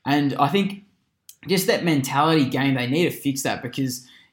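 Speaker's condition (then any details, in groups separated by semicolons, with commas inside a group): No condition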